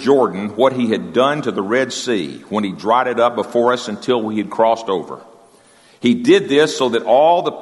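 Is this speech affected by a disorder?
No.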